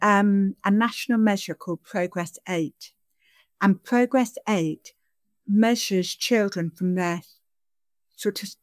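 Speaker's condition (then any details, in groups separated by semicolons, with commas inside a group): Deafness; sign-supported English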